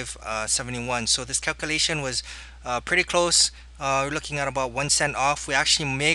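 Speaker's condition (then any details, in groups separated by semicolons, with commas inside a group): No condition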